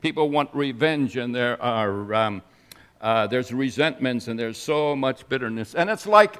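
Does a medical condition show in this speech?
No.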